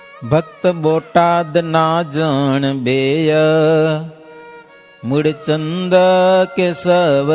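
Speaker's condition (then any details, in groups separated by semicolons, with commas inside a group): No condition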